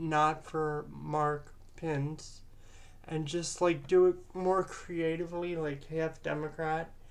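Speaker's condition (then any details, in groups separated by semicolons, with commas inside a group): Cerebral palsy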